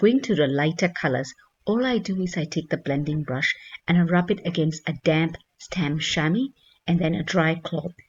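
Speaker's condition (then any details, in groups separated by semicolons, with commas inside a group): No condition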